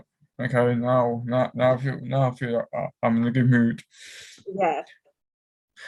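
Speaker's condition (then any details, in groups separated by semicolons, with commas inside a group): Cerebral palsy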